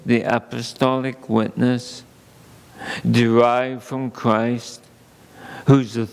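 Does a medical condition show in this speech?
Yes: ALS; seeing doctors for multiple organic issues.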